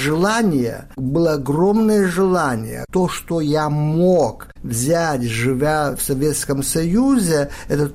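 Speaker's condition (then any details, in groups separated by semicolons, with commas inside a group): No condition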